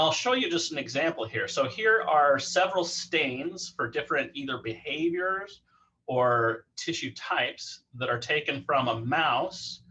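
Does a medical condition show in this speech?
No.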